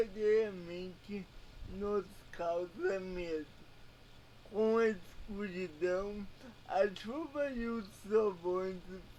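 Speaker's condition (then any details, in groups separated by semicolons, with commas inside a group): Paralysis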